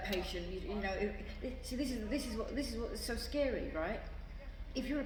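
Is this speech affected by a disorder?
No.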